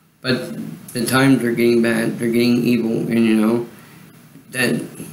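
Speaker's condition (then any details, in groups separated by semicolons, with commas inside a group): Cerebral palsy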